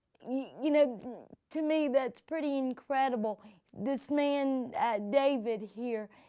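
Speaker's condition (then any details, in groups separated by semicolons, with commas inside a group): Cerebral palsy; present from birth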